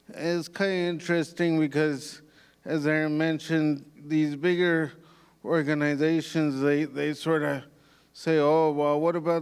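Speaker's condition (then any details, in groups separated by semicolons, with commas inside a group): Cerebral palsy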